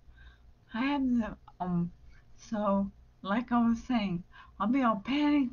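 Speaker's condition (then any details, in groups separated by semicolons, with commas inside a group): Brain injury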